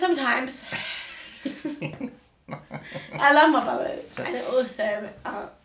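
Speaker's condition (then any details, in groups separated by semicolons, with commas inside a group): Down syndrome; Down syndrome since birth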